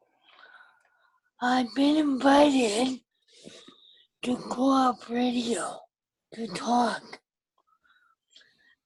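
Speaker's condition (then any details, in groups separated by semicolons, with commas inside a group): Cerebral palsy with ataxia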